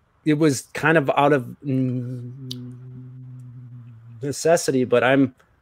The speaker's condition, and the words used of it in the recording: Stuttering. Well, you know, with the before we get started here, I just wanted to tell everybody that's watching or listening that I'm a person who stutters.